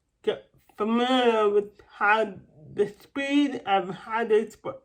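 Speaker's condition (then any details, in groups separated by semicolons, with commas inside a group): Cerebral palsy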